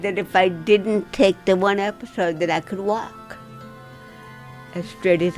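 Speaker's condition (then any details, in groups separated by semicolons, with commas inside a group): Dystonia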